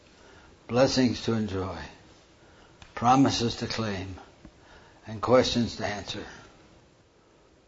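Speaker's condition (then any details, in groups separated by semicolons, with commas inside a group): Parkinson's; hand tremor during talk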